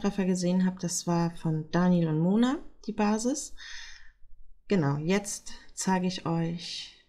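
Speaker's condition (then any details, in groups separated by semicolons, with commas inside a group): No condition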